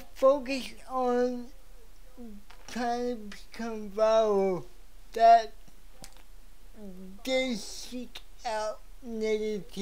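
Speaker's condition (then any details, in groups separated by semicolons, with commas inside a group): Cerebral palsy; speech affected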